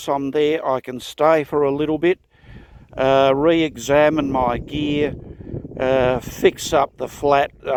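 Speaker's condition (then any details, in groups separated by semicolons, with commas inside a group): No condition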